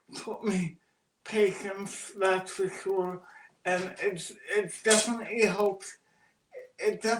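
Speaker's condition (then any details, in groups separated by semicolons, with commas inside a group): Cerebral palsy; birth oxygen deprivation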